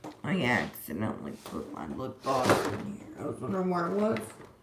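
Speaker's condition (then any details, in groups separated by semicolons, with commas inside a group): Disability causing slurred speech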